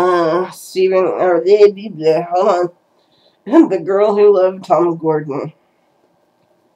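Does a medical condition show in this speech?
Yes: cerebral palsy.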